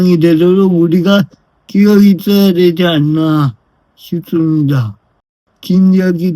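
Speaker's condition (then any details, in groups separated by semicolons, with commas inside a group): Brain lesion disability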